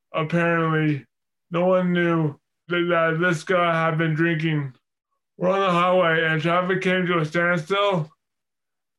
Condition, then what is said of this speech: Dysarthria. He may have had an injury that changes the way he speaks, but it's given him a voice and